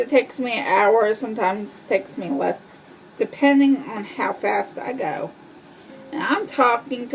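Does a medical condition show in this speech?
Yes: cerebral palsy.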